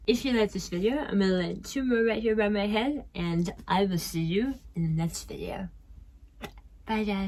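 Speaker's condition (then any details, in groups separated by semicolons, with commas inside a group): Tongue cancer; half of tongue lost; speech impediment, drinks shakes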